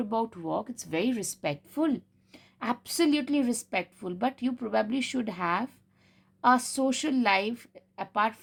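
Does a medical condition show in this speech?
No.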